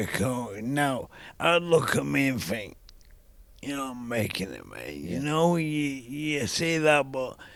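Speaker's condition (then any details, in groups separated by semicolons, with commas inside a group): ALS; young onset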